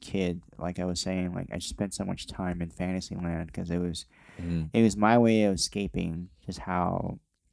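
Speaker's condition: Cleft lip and palate

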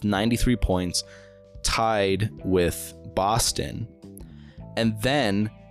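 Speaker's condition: No condition

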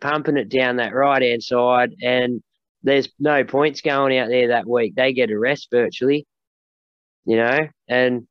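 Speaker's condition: No condition

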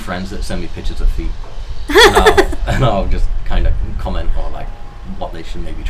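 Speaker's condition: No condition

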